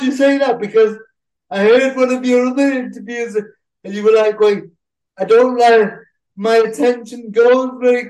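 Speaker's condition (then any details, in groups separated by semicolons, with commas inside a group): Cerebral palsy; cerebral palsy since childhood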